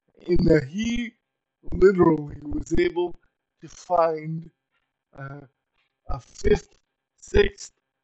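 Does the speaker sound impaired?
Yes: cerebral palsy; uses power wheelchair.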